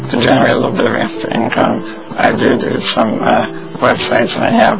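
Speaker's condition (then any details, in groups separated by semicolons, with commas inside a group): Spinal muscular atrophy; congenital, progressive muscle weakness, bedbound since early 20s, no hand movement, tracheostomy about 10 years ago; dependent on voice for everything, uses voice recognition computer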